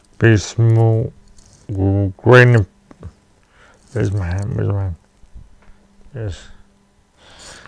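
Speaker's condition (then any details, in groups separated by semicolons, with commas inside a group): Cerebral palsy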